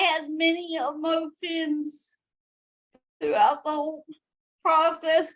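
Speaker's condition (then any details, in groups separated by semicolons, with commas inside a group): Cerebral palsy; from birth, 42 surgeries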